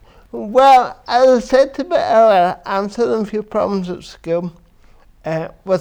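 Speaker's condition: Cerebral palsy; from birth

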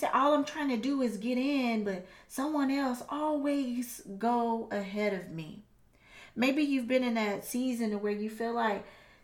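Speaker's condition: No condition

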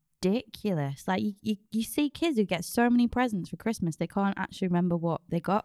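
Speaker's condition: No condition

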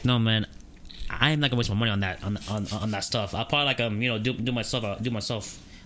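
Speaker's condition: Stuttering; since childhood, learned to cope over time; still stutters in conversation and when people comment, worse after break from school; talks slowly, blocks on first sound, face, eyes, mouth and tongue freeze, fluent when cursing; repeated sounds, repeated words

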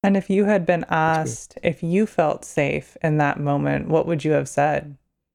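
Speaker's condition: No condition

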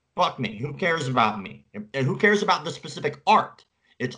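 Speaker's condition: Cleft palate; congenital cleft palate

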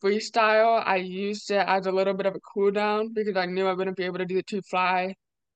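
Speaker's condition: Deafness; deaf or hard of hearing

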